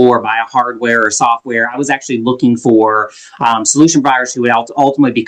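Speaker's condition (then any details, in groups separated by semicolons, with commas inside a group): No condition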